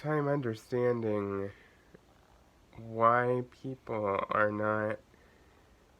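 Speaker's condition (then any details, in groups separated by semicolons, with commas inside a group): Cerebral palsy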